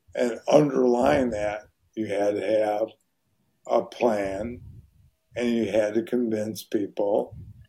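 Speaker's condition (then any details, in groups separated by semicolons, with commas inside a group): ALS; probably hereditary, father and uncle died of ALS; right hand not working; voice very hoarse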